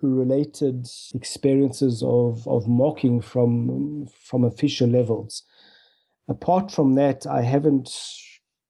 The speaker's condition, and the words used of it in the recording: Stuttering. Thank you, Peter, for letting me finish off with a wonderful stutter there.